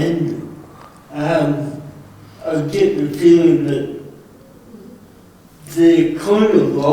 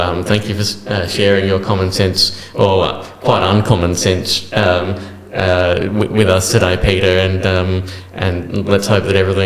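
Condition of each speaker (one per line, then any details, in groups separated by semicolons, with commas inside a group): Cerebral palsy; present since birth; nearly six decades, recent operations
No condition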